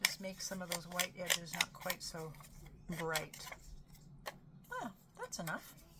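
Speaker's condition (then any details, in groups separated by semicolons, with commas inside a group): No condition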